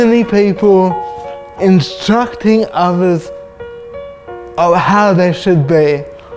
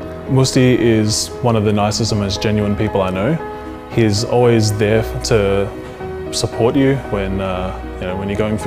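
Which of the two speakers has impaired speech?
The first: cerebral palsy; from birth.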